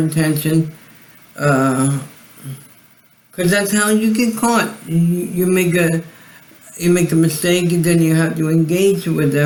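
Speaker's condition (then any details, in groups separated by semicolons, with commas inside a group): Cerebral palsy; voice sound affected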